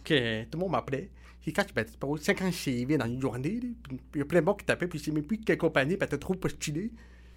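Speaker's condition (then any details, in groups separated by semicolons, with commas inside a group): Profound deafness; congenital profound deafness, hearing aids from early childhood, early delay, cochlear implant very late at age 11; uses cochlear implant, lip reads to confirm messages, prefers FaceTime over phone, struggles in group conversation; articulation may differ from hearing speakers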